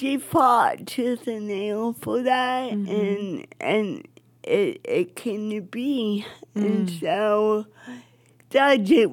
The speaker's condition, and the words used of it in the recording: Cerebral palsy. I have cerebral palsy. Okay. Which is not a sickness, but it just is a condition. Okay. That affects my speech and my movements.